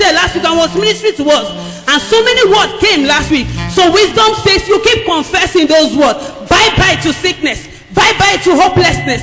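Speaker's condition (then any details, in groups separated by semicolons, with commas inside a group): No condition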